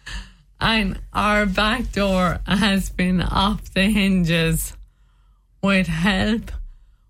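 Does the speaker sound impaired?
Yes: motor neurone disease; hands worst affected.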